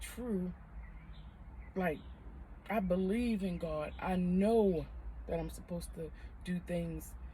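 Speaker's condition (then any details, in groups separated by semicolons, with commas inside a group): No condition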